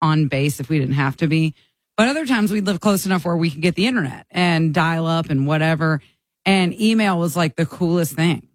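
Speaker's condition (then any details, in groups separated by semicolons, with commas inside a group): No condition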